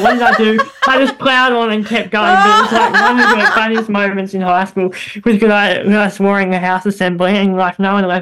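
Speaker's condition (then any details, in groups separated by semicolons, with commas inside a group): Bilateral cleft lip and palate; speech greatly improved after years of speech therapy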